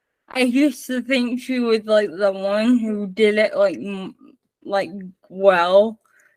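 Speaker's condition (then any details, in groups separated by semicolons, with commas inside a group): Spastic cerebral palsy, mixed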